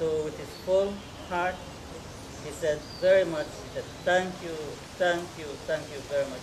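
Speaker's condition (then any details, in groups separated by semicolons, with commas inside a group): No condition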